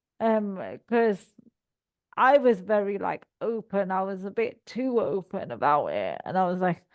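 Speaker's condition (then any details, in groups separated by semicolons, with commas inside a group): Cerebral palsy; all four limbs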